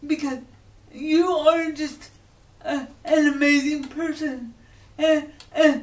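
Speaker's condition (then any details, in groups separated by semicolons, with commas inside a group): Cerebral palsy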